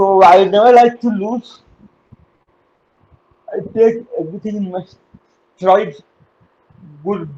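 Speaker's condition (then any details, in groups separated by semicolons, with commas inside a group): Cerebral palsy; uses wheelchair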